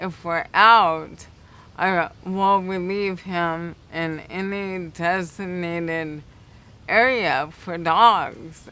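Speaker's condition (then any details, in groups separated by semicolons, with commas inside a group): Cerebral palsy; affects balance; affects speech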